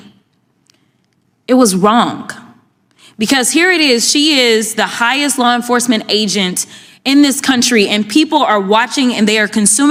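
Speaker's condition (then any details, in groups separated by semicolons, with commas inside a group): No condition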